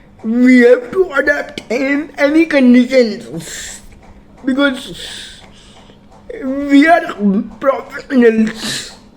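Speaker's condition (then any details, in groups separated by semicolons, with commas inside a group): Cerebral palsy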